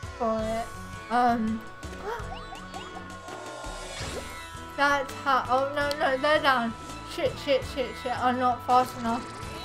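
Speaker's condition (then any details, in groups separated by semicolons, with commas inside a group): Cerebral palsy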